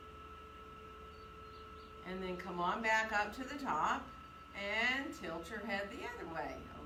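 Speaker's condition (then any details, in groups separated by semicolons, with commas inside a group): No condition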